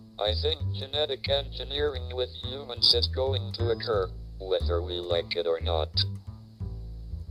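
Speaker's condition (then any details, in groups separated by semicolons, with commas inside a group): ALS, speech-generating device; advanced, very long survival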